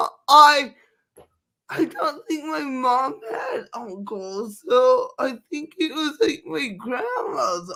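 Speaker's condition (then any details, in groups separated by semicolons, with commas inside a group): Cerebral palsy; speech affected, permanent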